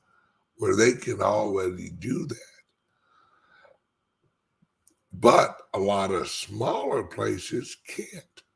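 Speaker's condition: Speech impediment; slight speech impediment

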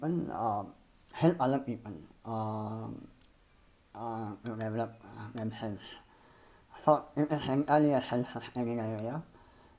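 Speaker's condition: Cleft palate and lip; ongoing speech impediment

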